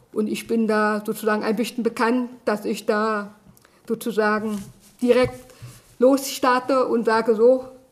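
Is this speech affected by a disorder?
Yes: deafness; interpreters or communication assistant in groups.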